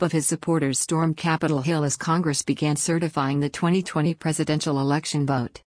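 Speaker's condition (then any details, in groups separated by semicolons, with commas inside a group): No condition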